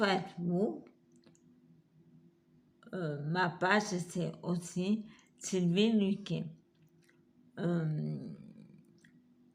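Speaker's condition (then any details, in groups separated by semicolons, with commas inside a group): Multiple sclerosis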